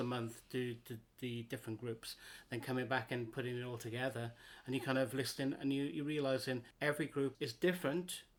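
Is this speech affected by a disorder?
No.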